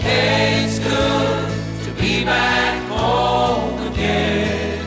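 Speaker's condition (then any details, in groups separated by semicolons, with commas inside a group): No condition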